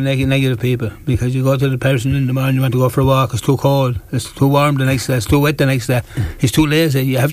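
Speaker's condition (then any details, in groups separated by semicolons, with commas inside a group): Parkinson's; onset around age 65, first sign unexplained fall at handball, diagnosed by neurologist in Kilkenny; about 12 years since onset, age 80, not feeling great this morning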